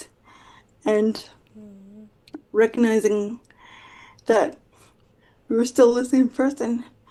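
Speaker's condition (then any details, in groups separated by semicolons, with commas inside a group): Quadriplegic cerebral palsy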